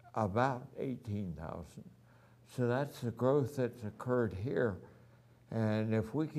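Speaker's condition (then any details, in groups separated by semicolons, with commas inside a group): Ataxia; spinocerebellar ataxia type 3, inherited, affects hands, voice, walking; no longer walking, physical, occupational, voice therapy; voice somewhat affected since last year, voice therapy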